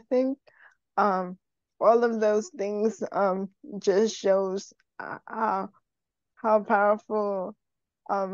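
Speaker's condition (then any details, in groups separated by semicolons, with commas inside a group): Cerebral palsy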